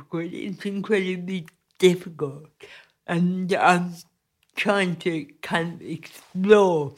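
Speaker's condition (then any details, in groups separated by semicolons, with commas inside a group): Cerebral palsy; physically affects creating art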